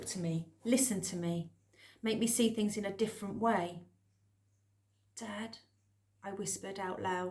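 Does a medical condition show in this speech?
No.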